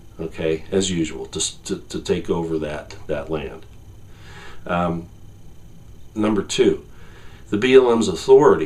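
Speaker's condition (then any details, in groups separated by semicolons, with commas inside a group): No condition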